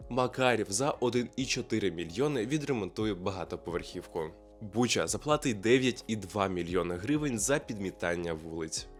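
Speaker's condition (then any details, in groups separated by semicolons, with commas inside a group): No condition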